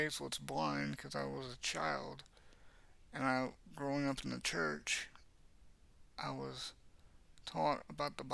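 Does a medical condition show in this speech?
Yes: cerebral palsy; has had speech therapy.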